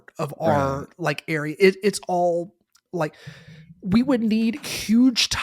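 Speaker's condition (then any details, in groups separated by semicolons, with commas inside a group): No condition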